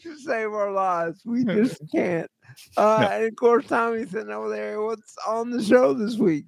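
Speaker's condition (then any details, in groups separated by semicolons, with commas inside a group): Cerebral palsy; voice always shot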